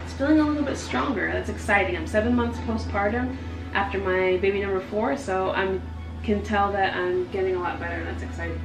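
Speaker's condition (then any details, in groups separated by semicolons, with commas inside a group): No condition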